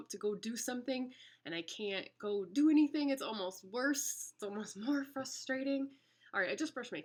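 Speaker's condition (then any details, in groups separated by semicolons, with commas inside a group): No condition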